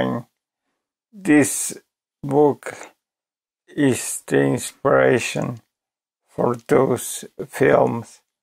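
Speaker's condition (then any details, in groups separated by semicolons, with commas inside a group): ALS; voice severely damaged, hard to understand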